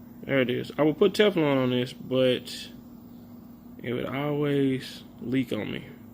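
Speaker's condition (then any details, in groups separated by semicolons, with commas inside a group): No condition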